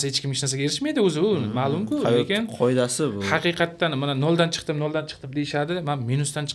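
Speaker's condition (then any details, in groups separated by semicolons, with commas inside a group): No condition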